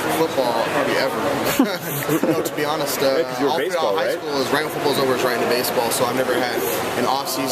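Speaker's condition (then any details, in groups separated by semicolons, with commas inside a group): No condition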